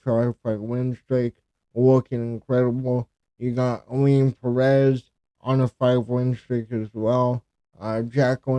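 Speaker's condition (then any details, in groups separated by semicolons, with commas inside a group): Cerebral palsy; speech affected by cerebral palsy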